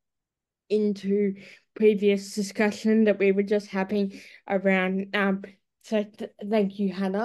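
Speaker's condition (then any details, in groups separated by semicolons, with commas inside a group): Cerebral palsy; nonverbal, speaks through eye-gaze device, vocal sounds as child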